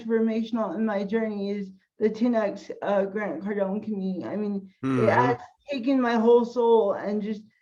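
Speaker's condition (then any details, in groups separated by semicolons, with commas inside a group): Cerebral palsy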